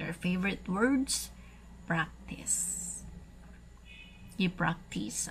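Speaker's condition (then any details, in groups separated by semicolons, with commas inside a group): No condition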